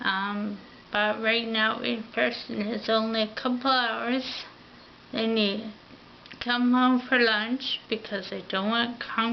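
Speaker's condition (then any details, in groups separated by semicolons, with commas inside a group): Ataxia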